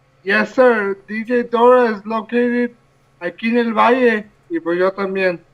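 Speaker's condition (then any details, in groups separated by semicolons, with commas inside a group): Cerebral palsy; from birth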